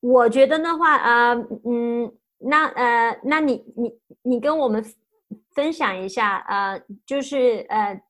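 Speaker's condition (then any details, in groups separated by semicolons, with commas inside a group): Stuttering; stuttering since childhood, grew up without other people who stutter; fear and distress after stuttering worsen own stutter; repeated sounds, prolonged sounds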